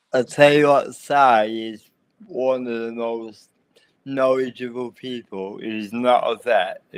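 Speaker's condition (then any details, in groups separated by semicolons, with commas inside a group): Cerebral palsy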